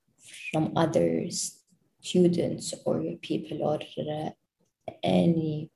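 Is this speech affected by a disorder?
Yes: stuttering; onset in fourth grade, around age 9-10; after speech program combining therapy and group support; gets stuck, blocks, speaks much better now, confident, moves on after getting stuck; here prolonged sounds, blocks.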